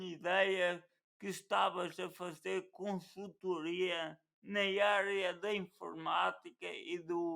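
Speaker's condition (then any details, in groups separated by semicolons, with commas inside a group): Cerebral palsy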